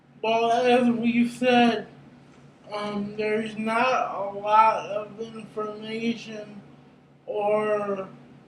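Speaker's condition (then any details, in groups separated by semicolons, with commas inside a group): Cerebral palsy; brain injury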